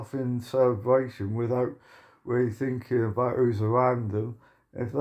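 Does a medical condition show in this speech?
Yes: motor neuron disease.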